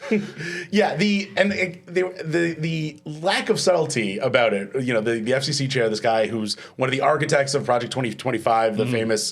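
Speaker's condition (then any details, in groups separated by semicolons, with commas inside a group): No condition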